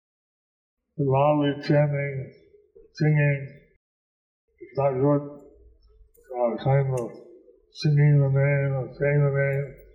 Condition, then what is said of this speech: Stroke. So I had Deva Madhava repeat what I say.